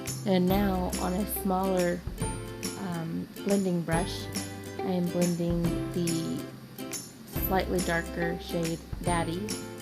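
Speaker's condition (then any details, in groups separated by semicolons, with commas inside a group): No condition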